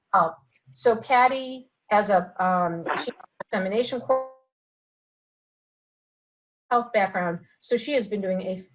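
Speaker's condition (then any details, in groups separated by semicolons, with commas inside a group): No condition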